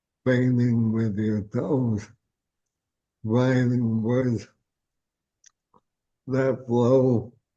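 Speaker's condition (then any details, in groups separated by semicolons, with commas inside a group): ALS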